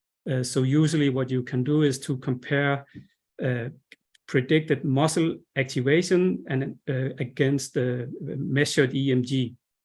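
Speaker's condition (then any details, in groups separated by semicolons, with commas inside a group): No condition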